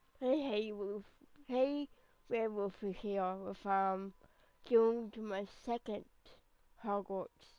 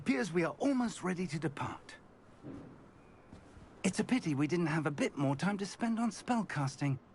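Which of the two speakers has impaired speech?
The first: cerebral palsy.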